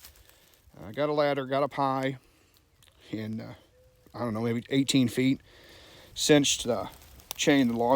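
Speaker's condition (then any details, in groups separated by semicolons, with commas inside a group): No condition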